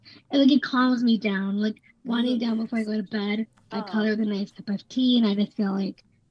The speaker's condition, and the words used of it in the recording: Down syndrome. You sing beautifully, you speak beautifully, and Gigi was saying, oh my gosh, she speaks so fast.